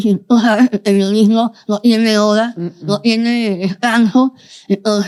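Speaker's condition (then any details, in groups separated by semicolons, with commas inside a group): Moebius syndrome, congenital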